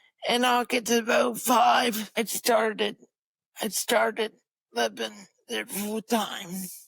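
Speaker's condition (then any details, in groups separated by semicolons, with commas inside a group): Cerebral palsy; birth injury, left hand stronger than right; types with one hand, voice-activated texting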